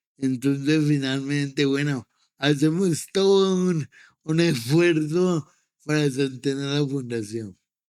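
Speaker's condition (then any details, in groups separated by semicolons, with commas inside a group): Cerebral palsy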